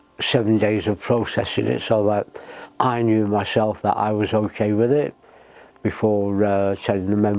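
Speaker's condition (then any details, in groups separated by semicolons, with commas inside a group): Mouth cancer surgery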